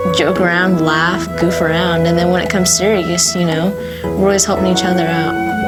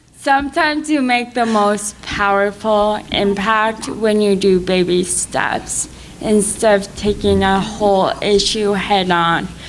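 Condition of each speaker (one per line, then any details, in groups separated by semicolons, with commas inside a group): No condition
Cerebral palsy; from birth, intellectual disability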